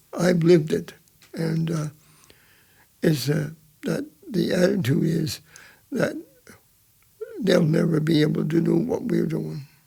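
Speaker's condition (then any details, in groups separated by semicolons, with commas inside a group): Cerebral palsy; present from birth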